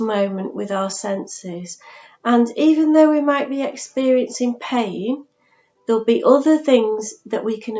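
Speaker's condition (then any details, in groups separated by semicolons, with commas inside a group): No condition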